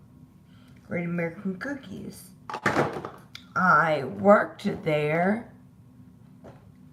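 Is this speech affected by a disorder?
Yes: disability causing slurred speech.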